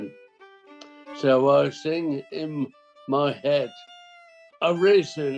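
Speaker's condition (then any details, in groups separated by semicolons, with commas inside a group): Primary lateral sclerosis; primary lateral sclerosis, rare motor neuron disease; 5.5 years since onset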